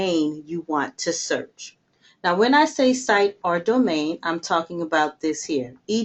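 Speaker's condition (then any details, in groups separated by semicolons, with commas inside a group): No condition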